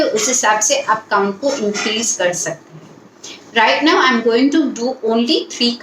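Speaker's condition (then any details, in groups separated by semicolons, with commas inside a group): No condition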